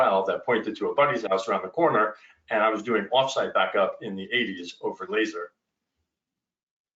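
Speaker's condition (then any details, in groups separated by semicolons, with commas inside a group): No condition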